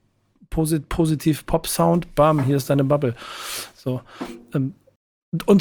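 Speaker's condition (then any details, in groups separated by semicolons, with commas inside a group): No condition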